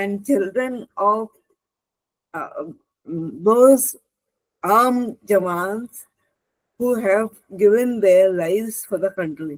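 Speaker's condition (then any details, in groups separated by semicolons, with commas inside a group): Cerebral palsy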